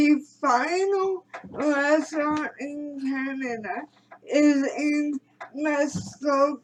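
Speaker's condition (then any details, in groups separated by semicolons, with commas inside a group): Cerebral palsy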